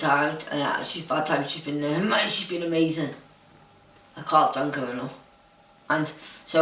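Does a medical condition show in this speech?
Yes: Huntington's disease.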